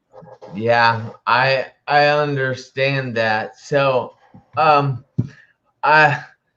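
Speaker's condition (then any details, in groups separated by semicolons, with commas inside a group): Traumatic brain injury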